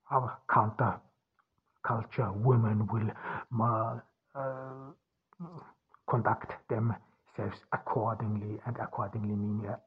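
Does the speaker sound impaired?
Yes: stuttering; cause unknown, only one in family who stutters, german mother tongue, born in austria; seen as an obstacle to recording audiobooks; here prolonged sounds, blocks.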